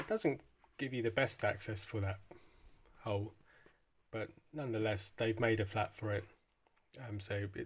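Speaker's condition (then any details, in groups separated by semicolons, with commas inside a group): No condition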